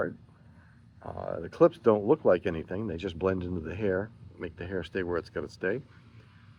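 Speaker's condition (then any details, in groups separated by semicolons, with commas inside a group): No condition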